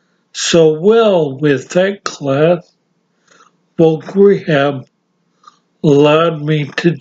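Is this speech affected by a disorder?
Yes: severe brain injury; severe, ataxia.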